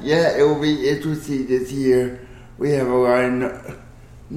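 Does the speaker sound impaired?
Yes: cerebral palsy.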